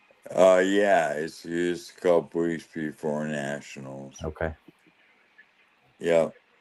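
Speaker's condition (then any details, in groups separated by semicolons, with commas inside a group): ALS; losing ability to talk and swallow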